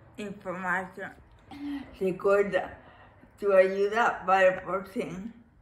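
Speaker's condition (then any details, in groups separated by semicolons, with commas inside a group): Brain injury from traffic accident; some years ago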